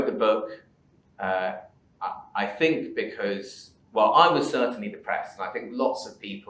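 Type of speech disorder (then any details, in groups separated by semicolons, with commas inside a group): None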